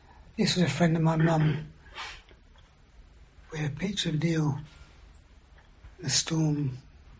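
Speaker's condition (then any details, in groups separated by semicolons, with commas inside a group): Throat cancer surgery, vocal injections; years after treatment, three vocal cord injections, swallow disorder, chokes on food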